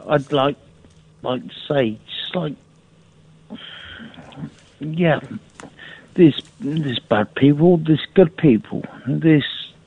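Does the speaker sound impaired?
Yes: speech impediment, mild; slight, self-described; sounds tired late at night; almost undetectable slurring, noticed only through good headphones, not drunk.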